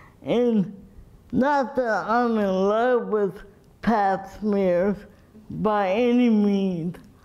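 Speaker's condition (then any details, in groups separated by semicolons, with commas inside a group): Cerebral palsy; present from birth, premature; sleep apnea; breathing problems from sleep apnea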